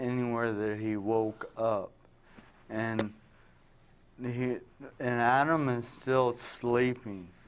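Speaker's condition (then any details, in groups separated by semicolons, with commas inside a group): Traumatic brain injury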